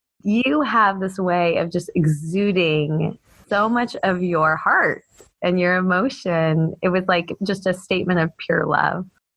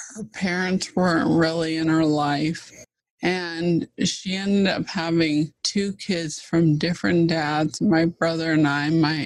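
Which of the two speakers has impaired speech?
The second: ALS (Lou Gehrig's disease); fast progressing form; almost bedbound, uses wheelchair; voice wonky, full voice earlier.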